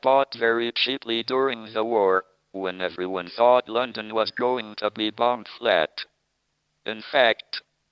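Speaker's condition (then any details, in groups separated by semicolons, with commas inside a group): Motor neurone disease, speech-generating device; early speech impediment, steadily worsened, voice lost after tracheostomy, earlier thumb-controlled voice box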